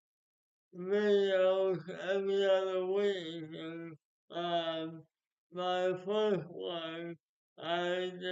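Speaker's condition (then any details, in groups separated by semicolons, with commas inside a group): Speech impairment after birth surgery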